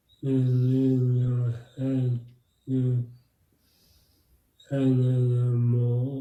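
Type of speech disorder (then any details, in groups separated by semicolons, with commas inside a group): Bulbar dysarthria; bulbar motor neurone disease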